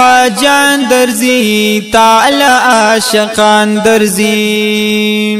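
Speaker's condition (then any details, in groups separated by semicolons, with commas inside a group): No condition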